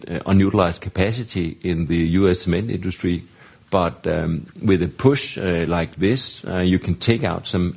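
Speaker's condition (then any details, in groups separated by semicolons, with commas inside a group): No condition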